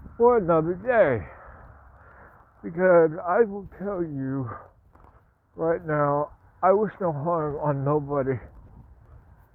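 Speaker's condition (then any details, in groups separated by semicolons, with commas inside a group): Parkinson's; speech impediment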